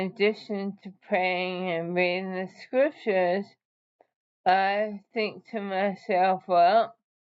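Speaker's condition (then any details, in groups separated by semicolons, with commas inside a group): ALS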